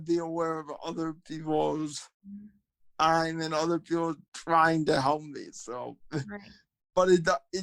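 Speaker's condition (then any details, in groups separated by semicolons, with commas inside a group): Cerebral palsy, spastic quadriplegia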